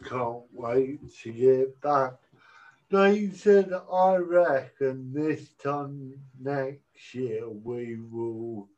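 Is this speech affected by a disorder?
Yes: cerebral palsy; cerebral palsy from birth, uses walking stick, holding handheld mic prevents walking stick use on stage; considering Amazon headset microphone to free hands for walking stick on stage; speech sounds unusual, self-described as talking funny.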